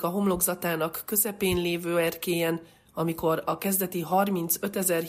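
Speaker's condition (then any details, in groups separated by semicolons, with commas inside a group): No condition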